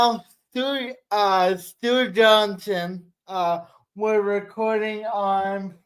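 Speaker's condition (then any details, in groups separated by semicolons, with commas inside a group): Cerebral palsy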